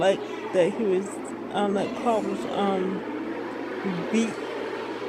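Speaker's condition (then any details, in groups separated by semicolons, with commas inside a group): Speech impairment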